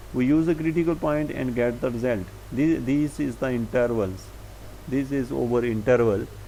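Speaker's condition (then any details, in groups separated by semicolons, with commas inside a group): No condition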